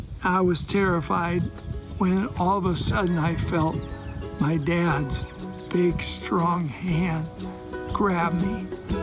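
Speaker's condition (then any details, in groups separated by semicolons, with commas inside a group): ALS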